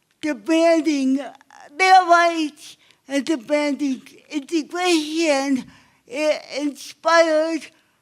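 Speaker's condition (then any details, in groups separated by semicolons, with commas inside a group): Cerebral palsy; obvious speech impairment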